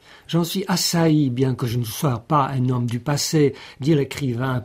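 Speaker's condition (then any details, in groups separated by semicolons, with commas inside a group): No condition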